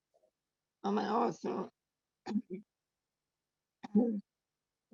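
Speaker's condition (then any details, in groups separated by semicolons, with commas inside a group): Traumatic brain injury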